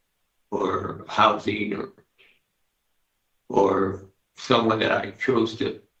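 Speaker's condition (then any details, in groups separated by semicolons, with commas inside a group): Parkinson's disease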